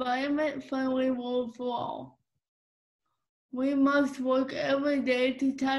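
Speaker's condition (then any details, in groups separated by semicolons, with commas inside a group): Cerebral palsy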